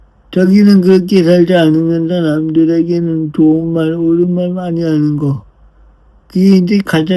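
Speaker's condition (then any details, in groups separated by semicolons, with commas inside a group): Brain lesion disability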